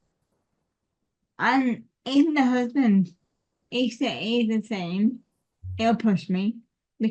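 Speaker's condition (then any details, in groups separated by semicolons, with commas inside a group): Cerebral palsy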